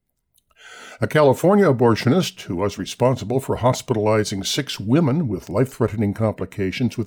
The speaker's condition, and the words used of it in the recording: None; typical speech.